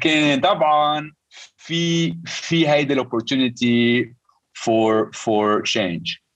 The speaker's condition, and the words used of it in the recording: Stuttering. كل ما أعمل جوكس يعني عن هذا الموضوع مش بس كانوا الناس يرتاحوا لأنه عم يفهموا ليش أنا عم بحكي بهذا الشكل